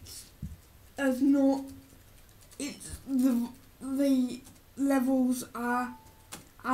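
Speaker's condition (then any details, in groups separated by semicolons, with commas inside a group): Cerebral palsy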